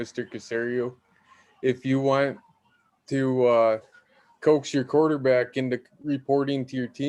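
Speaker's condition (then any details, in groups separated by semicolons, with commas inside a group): No condition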